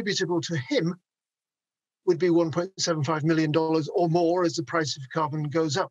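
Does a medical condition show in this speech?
No.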